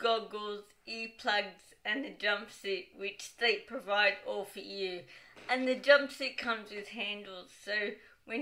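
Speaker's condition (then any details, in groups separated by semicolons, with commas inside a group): Cerebral palsy; wheelchair user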